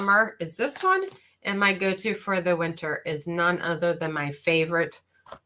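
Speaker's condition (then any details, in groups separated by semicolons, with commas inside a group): No condition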